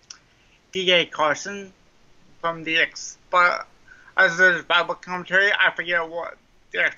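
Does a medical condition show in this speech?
Yes: cerebral palsy; mild form, lifelong, slow running, about 21 minutes per mile, trouble writing with hands; speech impairment, likens own voice to drive-through speaker box, may sound drunk.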